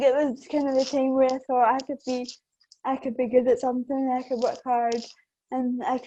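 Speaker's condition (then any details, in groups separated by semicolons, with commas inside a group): Cerebral palsy; affects balance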